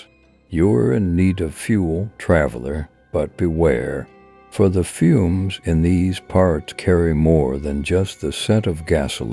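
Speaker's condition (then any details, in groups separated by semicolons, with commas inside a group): No condition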